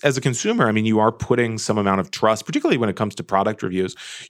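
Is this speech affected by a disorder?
No.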